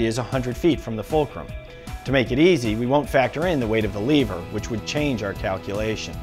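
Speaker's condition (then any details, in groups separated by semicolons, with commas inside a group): No condition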